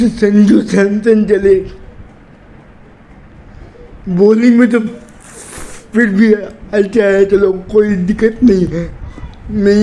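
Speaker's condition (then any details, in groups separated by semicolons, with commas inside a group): Cerebral palsy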